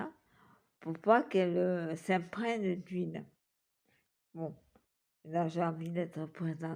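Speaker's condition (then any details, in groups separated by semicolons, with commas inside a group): Multiple sclerosis; back pain cuts off breathing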